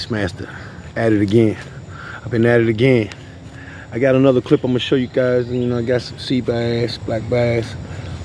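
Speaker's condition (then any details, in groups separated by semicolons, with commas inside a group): No condition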